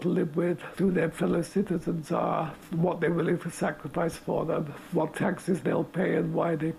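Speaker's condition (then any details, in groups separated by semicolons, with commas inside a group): Motor neurone disease; 18 months since onset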